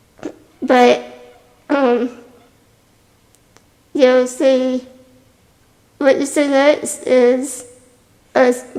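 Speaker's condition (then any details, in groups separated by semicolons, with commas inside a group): Spinal muscular atrophy type 2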